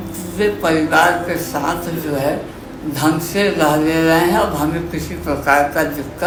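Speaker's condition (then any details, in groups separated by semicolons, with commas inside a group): Mouth cancer surgery; mouth cancer destroyed oral bone, surgery; advanced stage, treated 1.5-2 years ago, onset 3 years ago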